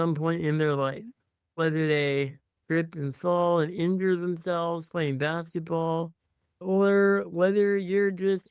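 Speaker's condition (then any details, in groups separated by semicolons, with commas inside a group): Muscular dystrophy; tracheostomy for breathing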